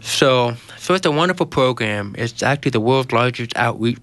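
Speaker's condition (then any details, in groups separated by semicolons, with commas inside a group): Genetic hearing loss; diagnosed almost age two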